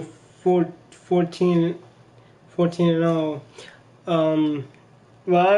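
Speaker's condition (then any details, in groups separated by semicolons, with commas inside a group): Cerebral palsy; from birth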